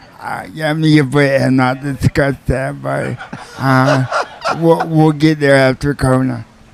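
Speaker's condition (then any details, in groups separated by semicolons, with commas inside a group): Quadriplegic cerebral palsy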